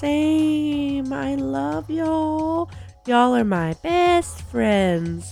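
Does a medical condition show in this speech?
No.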